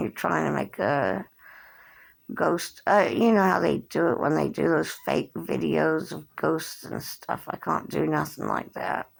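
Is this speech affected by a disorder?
Yes: cerebral palsy; since birth, hand tremors.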